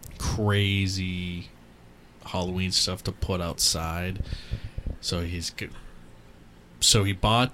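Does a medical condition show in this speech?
No.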